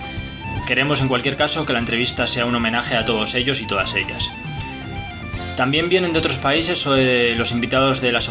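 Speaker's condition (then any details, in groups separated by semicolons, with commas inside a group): No condition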